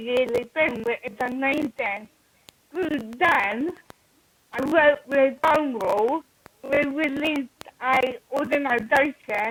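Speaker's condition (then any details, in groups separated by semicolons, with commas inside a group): Cerebral palsy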